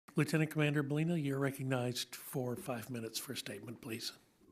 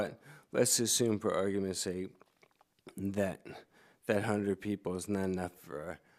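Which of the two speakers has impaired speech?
The second: ALS; terminal; diaphragm weakening, voice may be hard to hear.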